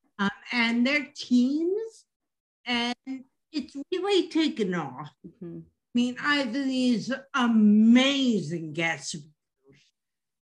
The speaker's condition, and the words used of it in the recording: Dysarthria. Terms of my speech, like I said, I'm dysarthric, but I'm so much better than I used to be.